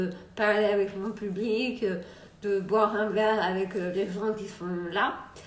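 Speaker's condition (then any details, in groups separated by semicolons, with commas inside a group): Multiple sclerosis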